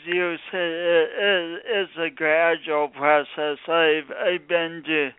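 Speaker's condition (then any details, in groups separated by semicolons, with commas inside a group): Speech impediment from birth injury; born few weeks early, oxygen loss on way to emergency room, coordination differences; speech impediment present, comfortable with own voice; speech impediment sounding unlike a regional accent, not a Midwestern accent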